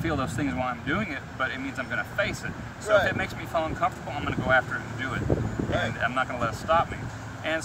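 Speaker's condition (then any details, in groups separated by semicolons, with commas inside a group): No condition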